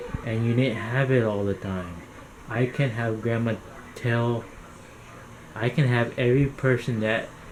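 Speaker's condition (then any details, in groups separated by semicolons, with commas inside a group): Cerebral palsy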